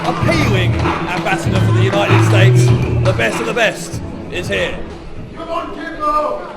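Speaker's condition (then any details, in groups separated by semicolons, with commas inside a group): No condition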